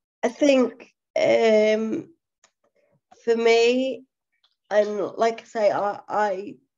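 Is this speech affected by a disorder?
Yes: cerebral palsy; full-time wheelchair user.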